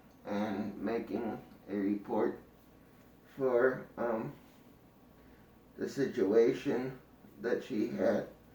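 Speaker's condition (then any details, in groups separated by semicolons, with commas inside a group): Cerebral palsy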